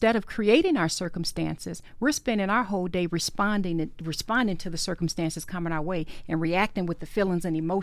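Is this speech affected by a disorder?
No.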